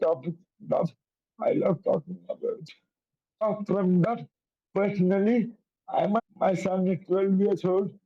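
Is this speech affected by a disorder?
Yes: cerebral palsy; affects coordination.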